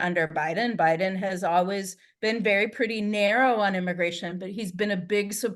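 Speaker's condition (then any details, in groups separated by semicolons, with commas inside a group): No condition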